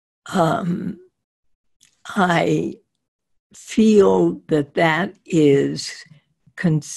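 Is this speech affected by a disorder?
Yes: spasmodic dysphonia.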